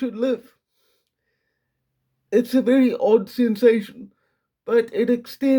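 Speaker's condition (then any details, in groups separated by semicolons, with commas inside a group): Quadriplegic cerebral palsy; quadriplegic form, from birth; affects speech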